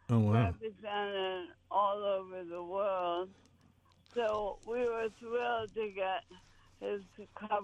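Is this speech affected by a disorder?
Yes: ALS; terminal, symptoms from early 2023, diagnosed after at least six months, walking distance steadily declining; great difficulty speaking, speech garbled, still talking and swallowing food.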